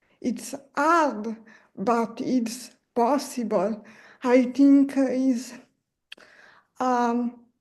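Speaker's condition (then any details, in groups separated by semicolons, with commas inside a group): Cerebral palsy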